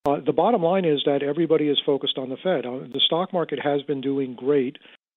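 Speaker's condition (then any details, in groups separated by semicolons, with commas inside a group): No condition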